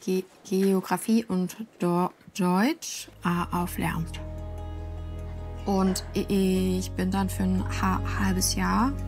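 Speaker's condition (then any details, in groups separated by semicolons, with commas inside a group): Stuttering; acquired stutter at 32 after terrible event, lost control of body and speech, stutter remained after recovery; about 2 years since onset; halting speech flow; repeated sounds, prolonged sounds, blocks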